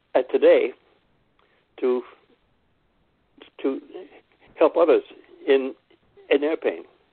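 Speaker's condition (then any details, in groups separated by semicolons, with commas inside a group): Stammer; much worse in earlier working years; stammer creeps in now and then, giving talks difficult; repeated words, blocks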